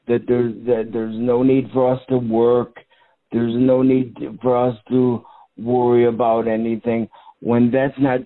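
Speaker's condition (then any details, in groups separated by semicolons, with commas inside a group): Cerebral palsy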